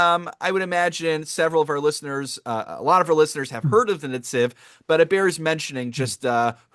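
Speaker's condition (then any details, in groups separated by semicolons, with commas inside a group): No condition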